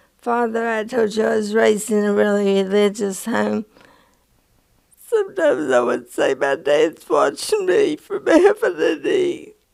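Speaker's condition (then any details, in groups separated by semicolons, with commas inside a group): Parkinson's disease; onset early 50s, full body tremor, over decade since diagnosis, off dopamine drug, worse tremor, cane and walker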